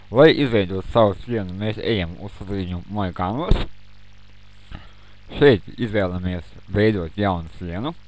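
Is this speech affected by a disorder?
Yes: cerebral palsy; speech not very clear.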